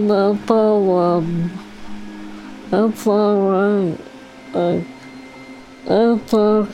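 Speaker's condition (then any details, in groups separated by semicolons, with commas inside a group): ALS; progressive, diagnosed at age 29, motorized wheelchair, almost fully paralyzed, can no longer type after fall; nearly a decade since diagnosis, breathes unaided, pseudobulbar affect, laughs and cries easily; harder to understand, slow sentence production, mute when hurt, losing voice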